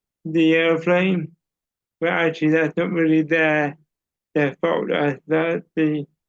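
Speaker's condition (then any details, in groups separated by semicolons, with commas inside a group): Cerebral palsy; audible speech impairment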